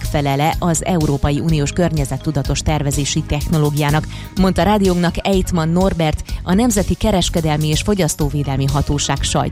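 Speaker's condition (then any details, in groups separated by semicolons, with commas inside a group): No condition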